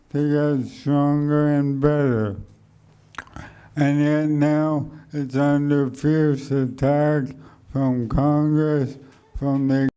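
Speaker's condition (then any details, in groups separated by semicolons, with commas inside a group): ALS; speech slowed and softened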